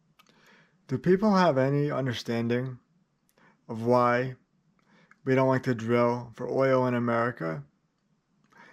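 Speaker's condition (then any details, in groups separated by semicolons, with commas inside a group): Cerebral palsy, spastic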